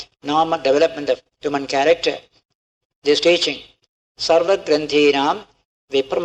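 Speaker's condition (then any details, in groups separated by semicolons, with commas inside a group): No condition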